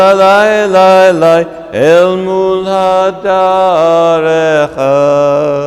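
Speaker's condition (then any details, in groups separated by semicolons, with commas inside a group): No condition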